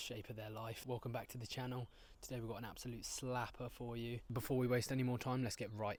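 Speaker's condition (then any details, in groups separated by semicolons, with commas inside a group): No condition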